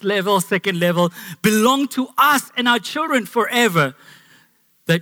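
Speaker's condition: No condition

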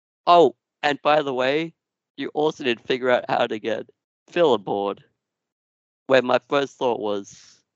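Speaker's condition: Duchenne muscular dystrophy; genetic, progressive

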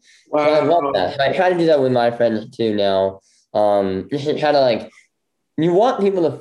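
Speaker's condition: Bilateral cleft lip; congenital bilateral

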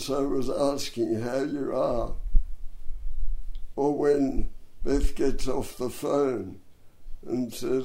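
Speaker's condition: Dystonia and cerebral palsy; bronchial asthma

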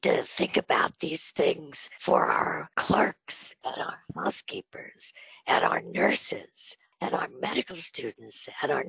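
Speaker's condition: Spasmodic dysphonia; on Botox treatment

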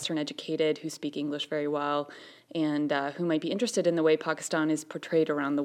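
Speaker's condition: No condition

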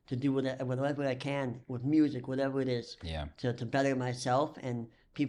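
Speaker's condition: Cleft lip and palate; missing muscles

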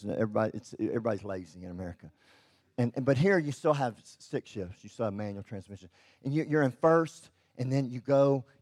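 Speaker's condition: Cleft lip and palate; congenital

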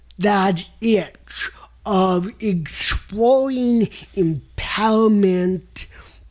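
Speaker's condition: Cerebral palsy; mistaken for drunk

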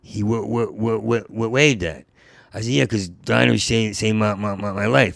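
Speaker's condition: Stuttering; long-standing stutter since college years, always stuttered in job interviews; still stutters in conversation; part-word and whole-word repetitions, fluent when telling stories, doing characters or imitating people; repeated sounds, repeated words

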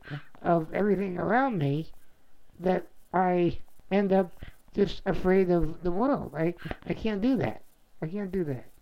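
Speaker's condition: Spinal muscular atrophy; rare progressive neuromuscular disease, muscles don't work, needs assistance with any physical activity; needs assistants for washing, dressing, bathroom, meal preparation and eating; cannot chew and swallow well

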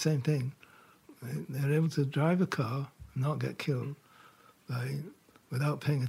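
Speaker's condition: Parkinson's; no typical shaking, very focused walking, symptoms held off through meditation, wife Laurie does 95% of chores

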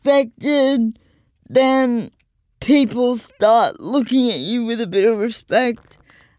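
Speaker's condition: Cerebral palsy; full-time wheelchair user

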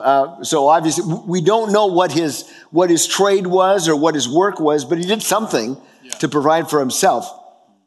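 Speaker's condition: No condition

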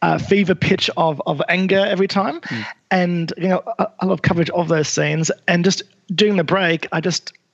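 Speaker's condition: Stutter; present by age 20 at film school, sign language used to assist stutter; repeated sounds, blocks

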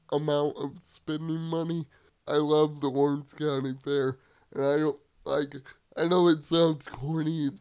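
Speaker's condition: Cerebral palsy; wheelchair user

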